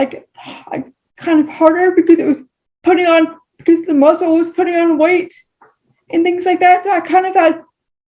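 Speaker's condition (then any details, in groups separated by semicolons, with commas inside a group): Cerebral palsy, spastic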